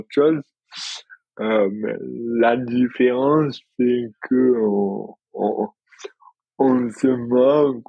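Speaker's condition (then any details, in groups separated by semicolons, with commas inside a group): Dystonia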